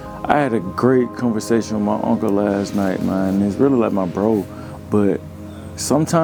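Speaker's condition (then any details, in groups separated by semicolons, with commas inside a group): No condition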